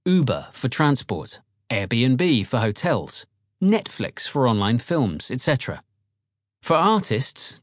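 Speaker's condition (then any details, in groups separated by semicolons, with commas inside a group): No condition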